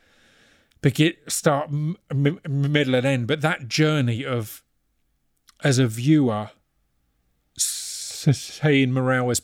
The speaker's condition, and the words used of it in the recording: Stuttering. But then with scripted work, if my character hasn't got a stutter, I do the appropriate amount of prep to make sure I'm not stammering on camera.